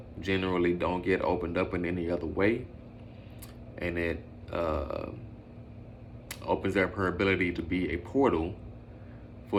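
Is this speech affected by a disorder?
No.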